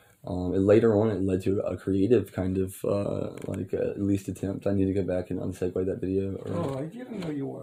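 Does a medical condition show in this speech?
No.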